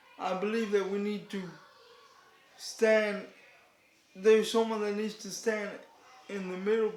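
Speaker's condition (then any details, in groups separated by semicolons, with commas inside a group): Cerebral palsy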